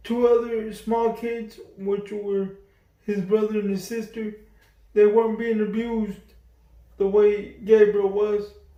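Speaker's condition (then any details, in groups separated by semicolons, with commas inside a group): Cerebral palsy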